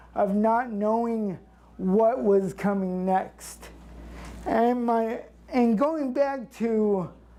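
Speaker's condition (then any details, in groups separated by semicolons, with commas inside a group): Cerebral palsy; since birth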